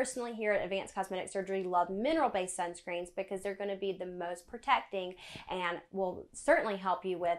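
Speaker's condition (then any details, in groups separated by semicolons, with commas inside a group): No condition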